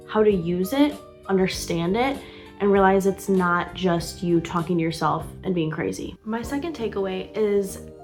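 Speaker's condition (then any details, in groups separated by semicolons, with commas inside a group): No condition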